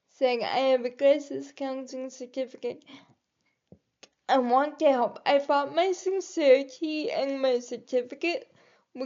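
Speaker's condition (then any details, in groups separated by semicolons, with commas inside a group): Cerebral palsy; able to articulate and speak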